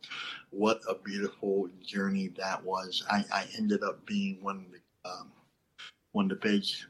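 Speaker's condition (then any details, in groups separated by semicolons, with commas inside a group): Cleft lip and palate; lisp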